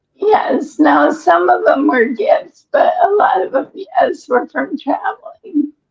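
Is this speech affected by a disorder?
Yes: ALS; breathless after exertion.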